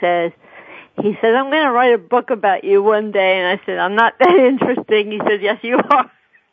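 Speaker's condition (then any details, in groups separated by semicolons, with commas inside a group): Cerebral palsy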